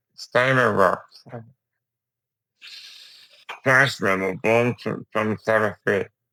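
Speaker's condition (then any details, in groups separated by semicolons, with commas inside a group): Duchenne muscular dystrophy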